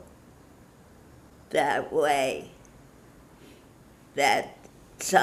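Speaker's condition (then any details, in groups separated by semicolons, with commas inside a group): Parkinson's disease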